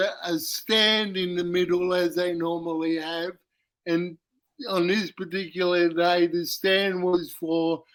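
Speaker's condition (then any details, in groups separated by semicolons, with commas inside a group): Cerebral palsy; uses wheelchair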